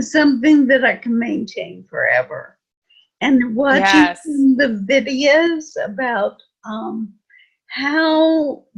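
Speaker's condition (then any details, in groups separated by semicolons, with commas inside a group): Friedreich's ataxia; difficulty drinking and swallowing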